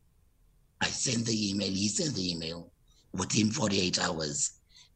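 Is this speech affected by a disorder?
Yes: total laryngectomy; total laryngectomy for rare laryngeal cancer, suspected chondrosarcoma, surgeon Dr. Ismail, five operations, 24 days ICU; 25 months since laryngectomy, speaking with voice prosthesis since fifth operation; no natural voice, earlier Stephen Hawking-like voice, prior huskier voice, spasmodic dysphonia diagnosed.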